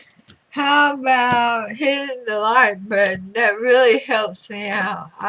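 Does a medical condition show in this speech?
Yes: throat cancer radiation damage.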